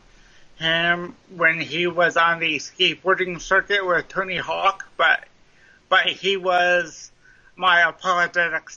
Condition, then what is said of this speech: Cerebral palsy. First of all, I want to apologize to my listeners for sounding like a drive-through speaker box from Wendy's.